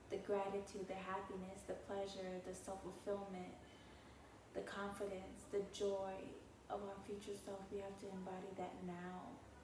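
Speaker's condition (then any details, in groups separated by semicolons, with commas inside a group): No condition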